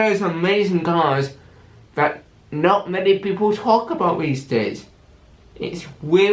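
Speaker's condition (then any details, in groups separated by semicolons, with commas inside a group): Cerebral palsy with stammer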